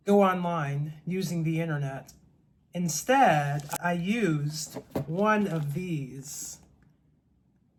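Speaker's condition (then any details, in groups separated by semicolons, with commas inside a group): No condition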